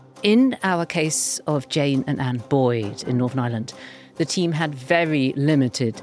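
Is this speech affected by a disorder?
No.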